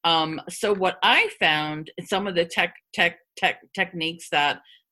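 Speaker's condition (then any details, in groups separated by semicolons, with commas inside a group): Stuttering; stuttering for at least 30 years, hid it about 30 years; openly stutters; fast talker; repeated sounds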